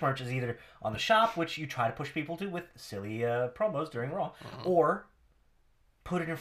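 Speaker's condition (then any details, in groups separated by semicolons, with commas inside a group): No condition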